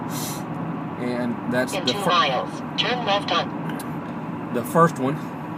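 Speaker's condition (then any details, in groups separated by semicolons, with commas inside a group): No condition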